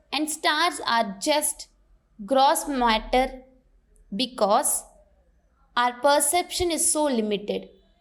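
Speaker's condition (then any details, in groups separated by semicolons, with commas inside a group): No condition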